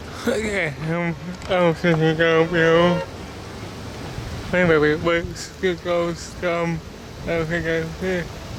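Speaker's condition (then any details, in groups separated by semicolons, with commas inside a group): Cerebral palsy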